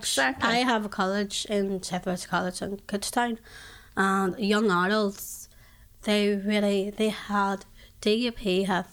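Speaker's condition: Down syndrome; early prediction she might never talk, now speaks publicly, including at UN in Geneva

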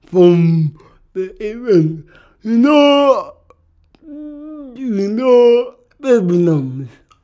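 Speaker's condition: Cerebral palsy; speech can be hard sometimes

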